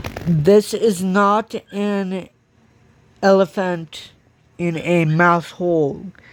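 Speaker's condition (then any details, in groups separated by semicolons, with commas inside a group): Cerebral palsy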